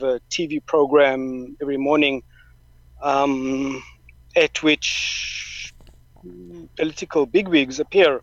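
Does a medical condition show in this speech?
Yes: stuttering; here prolonged sounds.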